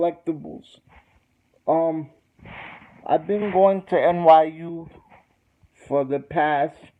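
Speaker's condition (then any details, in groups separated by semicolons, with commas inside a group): Cerebral palsy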